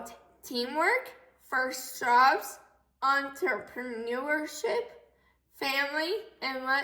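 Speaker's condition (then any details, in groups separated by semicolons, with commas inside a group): Cerebral palsy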